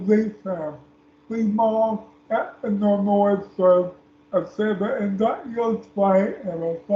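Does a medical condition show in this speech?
Yes: speech impairment.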